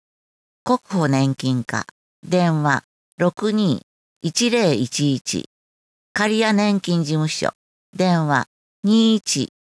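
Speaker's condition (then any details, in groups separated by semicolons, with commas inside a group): No condition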